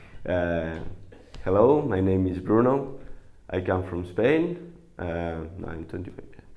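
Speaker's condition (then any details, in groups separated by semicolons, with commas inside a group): No condition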